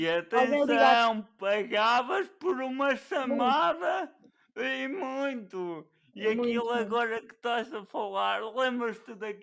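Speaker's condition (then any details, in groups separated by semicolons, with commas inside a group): Cerebral palsy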